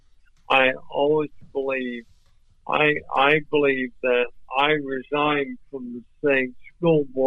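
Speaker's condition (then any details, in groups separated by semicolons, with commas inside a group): ALS; voice off but clear and understandable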